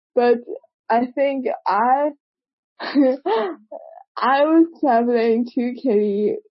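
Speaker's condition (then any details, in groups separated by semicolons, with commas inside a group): Cerebral palsy; present from birth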